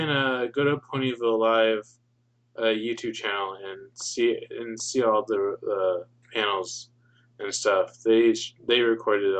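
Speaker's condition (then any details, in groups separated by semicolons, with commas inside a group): No condition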